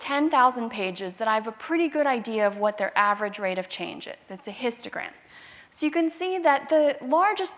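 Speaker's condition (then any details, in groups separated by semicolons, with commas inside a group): No condition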